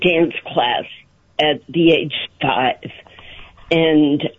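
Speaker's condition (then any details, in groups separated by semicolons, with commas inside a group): Essential tremor; essential tremors preventing visual art, permanent drop foot after fall during horseback riding lessons, walks slowly with pain; had spasmodic dysphonia for a while, helped by Botox treatments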